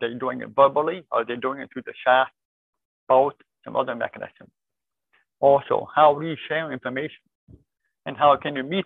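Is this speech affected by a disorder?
Yes: deafness; born deaf, cochlear implant, relies on lip reading and visual media; hears okay with cochlear implant, still needs lip reading and captioning to follow online meetings.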